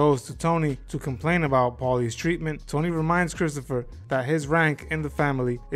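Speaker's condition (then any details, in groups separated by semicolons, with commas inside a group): No condition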